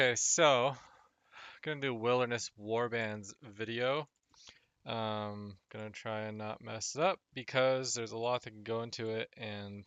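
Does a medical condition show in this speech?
No.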